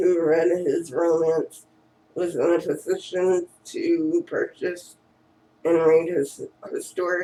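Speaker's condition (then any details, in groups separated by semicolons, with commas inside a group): Cerebral palsy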